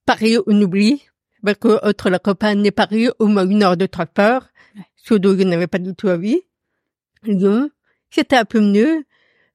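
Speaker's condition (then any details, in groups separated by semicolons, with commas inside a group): Profound congenital deafness; accent from deafness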